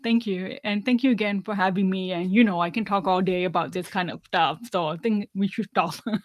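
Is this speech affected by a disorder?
Yes: deafness; about 99 percent hearing loss, hearing aids worn whole life, cochlear implant candidate but declined; wears hearing aids, relies heavily on lip reading, does not sign, not fluent in ASL.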